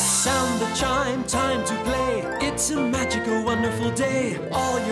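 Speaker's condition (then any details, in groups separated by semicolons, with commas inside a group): No condition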